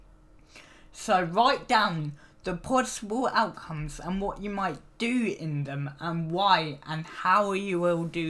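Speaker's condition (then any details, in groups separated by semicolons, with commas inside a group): Cerebral palsy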